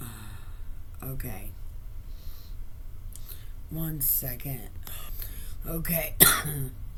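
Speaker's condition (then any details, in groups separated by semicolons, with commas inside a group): Brain injury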